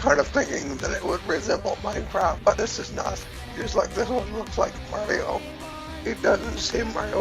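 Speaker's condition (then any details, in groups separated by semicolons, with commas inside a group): Cerebellar ataxia from brain tumour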